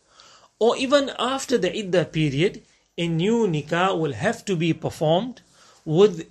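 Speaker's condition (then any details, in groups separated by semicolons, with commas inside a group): No condition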